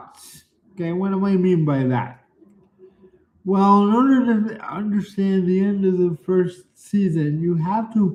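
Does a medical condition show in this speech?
Yes: cerebral palsy; from birth, cannot type.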